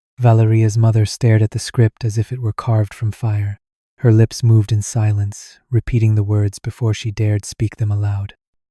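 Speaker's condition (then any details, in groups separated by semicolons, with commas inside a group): No condition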